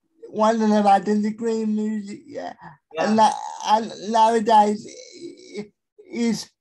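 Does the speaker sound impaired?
Yes: spastic quadriplegic cerebral palsy; unable to walk; told would never verbally communicate, later began speaking.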